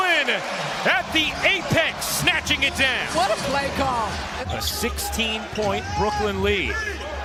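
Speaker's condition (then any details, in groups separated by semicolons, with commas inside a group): No condition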